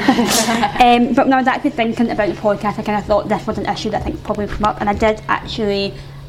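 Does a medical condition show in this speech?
Yes: isolated cleft palate; congenital isolated cleft palate, lip not involved, surgeries through childhood and adulthood, jaw surgery for underbite from impaired jaw growth; age 26, near end of cleft treatment; noticeable speech difference, bar staff often not understanding, partner first took it for accent, sometimes exaggerated at cleft events.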